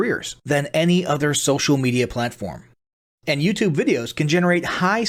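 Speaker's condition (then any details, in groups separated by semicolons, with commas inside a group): No condition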